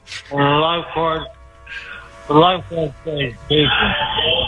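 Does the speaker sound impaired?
Yes: speech impediment; deaf in left ear; calling on speakerphone in echoing laundry place because of left-ear deafness; hard to understand, worse over speakerphone with echo and delayed show behind.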